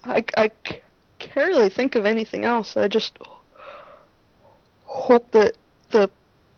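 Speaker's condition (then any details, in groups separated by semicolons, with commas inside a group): Stuttering; familial stuttering, oldest and youngest maternal uncles stutter, possibly a great uncle, very little therapy around age six; stutter noticeable to listeners, self-revealing; repeated words, blocks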